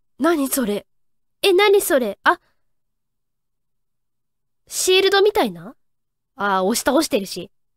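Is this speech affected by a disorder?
No.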